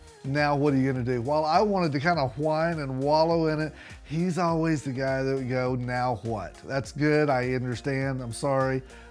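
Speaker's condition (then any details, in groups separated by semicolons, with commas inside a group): No condition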